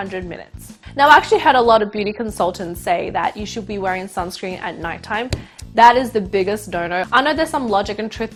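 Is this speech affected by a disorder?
No.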